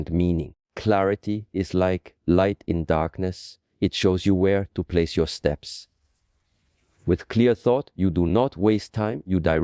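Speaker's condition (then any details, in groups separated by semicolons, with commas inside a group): No condition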